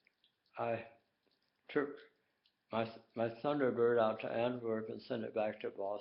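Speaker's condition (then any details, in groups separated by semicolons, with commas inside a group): Tongue cancer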